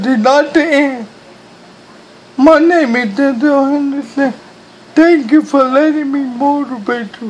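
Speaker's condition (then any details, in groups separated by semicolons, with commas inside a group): Cerebral palsy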